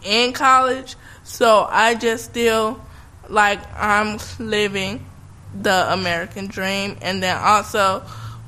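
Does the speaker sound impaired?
Yes: cerebral palsy.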